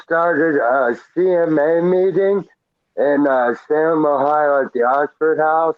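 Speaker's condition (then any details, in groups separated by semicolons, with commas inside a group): Traumatic brain injury; hit by car as pedestrian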